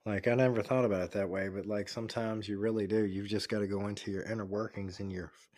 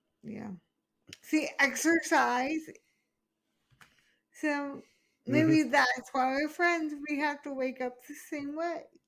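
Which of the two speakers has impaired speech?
The second: hemiplegic cerebral palsy; hemiplegic, one side affected, birth asphyxia and stroke.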